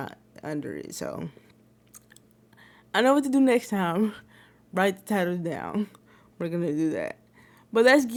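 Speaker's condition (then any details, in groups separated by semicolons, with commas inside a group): Cerebral palsy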